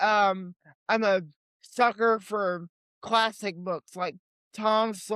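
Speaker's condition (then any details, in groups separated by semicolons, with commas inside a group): Cerebral palsy; limited hand mobility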